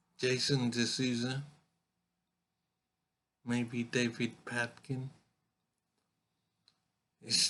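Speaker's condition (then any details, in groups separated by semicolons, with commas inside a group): Brain injury; severe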